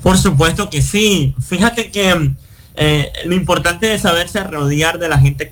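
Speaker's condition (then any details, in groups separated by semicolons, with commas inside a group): Cleft lip and palate; congenital complete cleft palate with cleft lip, no palatal bone, nasal passages joined, seven surgeries; born with no possibility of speaking, now speaks a lot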